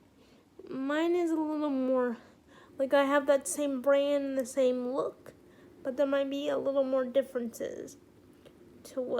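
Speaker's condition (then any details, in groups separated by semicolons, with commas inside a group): Cerebral palsy, spastic quadriplegic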